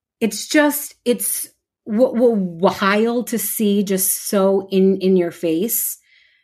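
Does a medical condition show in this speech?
Yes: stuttering; variable stuttering, formerly preoccupied with which words would be easier to say, helped by stuttering community; amount of stuttering, feeling stuck and physical tension fluctuate, stutters openly; here repeated sounds.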